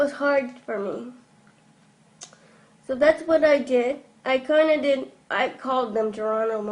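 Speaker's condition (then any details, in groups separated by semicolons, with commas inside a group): Cerebral palsy; from birth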